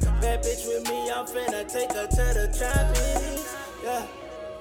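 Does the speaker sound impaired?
No.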